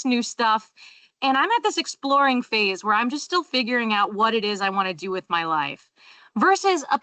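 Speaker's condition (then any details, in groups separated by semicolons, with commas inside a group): No condition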